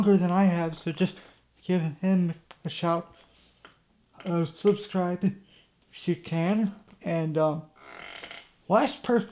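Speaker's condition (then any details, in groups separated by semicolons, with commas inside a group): Cerebral palsy; from birth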